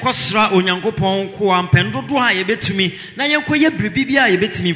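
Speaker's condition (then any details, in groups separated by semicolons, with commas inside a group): No condition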